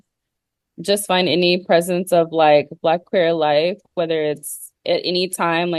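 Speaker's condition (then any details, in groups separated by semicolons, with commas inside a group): No condition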